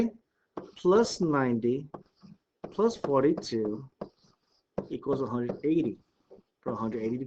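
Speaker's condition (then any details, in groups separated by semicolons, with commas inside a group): No condition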